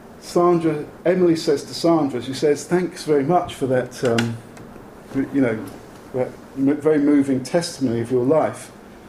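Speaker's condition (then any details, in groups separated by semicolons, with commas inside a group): No condition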